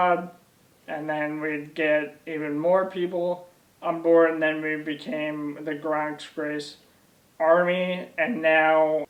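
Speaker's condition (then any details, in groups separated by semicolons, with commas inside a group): ALS; onset in legs, then arms, then core; about 1 year since diagnosis, legs, arms, core lost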